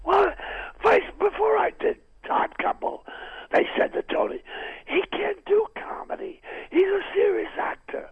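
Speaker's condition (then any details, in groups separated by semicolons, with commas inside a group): Throat cancer, vocal cord removed, partial laryngectomy, right vocal cord removed; vocal surgery removing part of larynx including right vocal cord, now a stump; years after laryngeal surgery, talking does not hurt; voice lost after surgery, left cord trained to reach past midline to stump for sound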